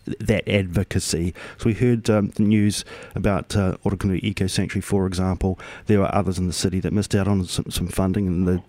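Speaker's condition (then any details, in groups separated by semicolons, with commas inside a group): No condition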